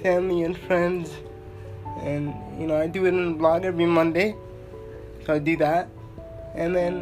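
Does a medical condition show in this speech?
Yes: cerebral palsy; physical disability, uses wheelchair, unable to walk.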